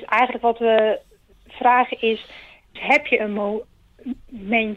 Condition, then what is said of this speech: Stuttering. Misschien zoals je hoort ben ik ook zelf een persoon met stotteren.